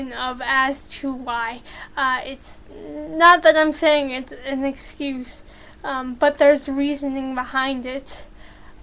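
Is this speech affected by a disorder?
Yes: cerebral palsy.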